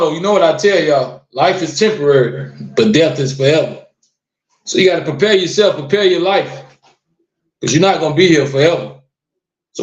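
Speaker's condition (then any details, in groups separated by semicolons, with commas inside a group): No condition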